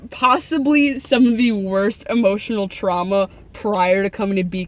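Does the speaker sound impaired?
No.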